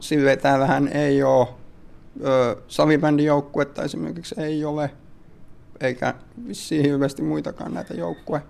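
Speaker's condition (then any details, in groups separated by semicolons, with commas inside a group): Duchenne muscular dystrophy; has personal assistant Sini Pesonen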